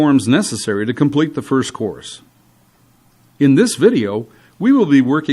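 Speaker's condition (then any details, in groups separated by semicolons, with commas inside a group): No condition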